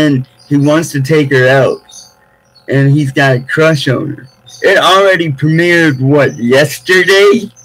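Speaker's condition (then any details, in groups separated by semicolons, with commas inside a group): Cerebral palsy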